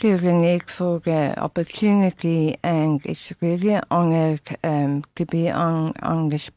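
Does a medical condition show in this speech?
Yes: tongue removal for cancer; two surgeries, 8-hour resection with skin graft free flap reconstruction, small back part left; about 20 years since onset, speech audibly changed per host, can swallow without feeding tube; relearned speaking from scratch with speech therapist, could not speak after surgery, remaining tongue enables swallowing.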